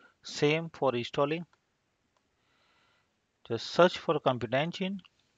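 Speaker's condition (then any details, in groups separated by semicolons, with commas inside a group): No condition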